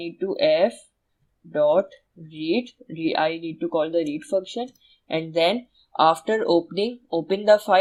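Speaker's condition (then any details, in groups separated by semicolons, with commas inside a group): No condition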